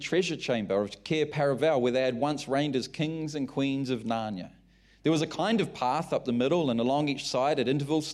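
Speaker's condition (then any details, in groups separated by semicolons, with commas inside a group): No condition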